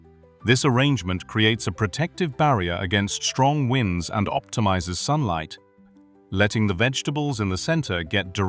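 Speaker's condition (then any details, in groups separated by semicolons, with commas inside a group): No condition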